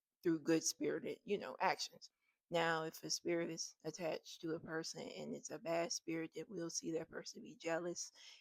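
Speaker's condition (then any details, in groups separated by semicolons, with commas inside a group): No condition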